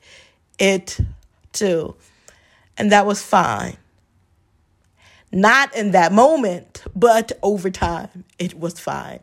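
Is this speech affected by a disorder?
Yes: stuttering; traumatic brain injury; stumbles on words, may ramble; here prolonged sounds.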